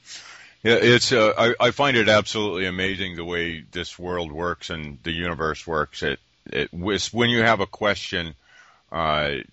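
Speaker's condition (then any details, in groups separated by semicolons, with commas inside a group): No condition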